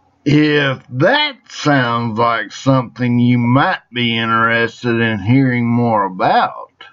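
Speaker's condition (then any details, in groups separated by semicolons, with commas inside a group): Traumatic brain injury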